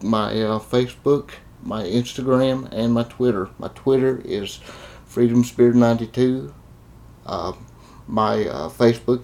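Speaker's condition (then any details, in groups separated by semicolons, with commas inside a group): Cerebral palsy; confined to a wheelchair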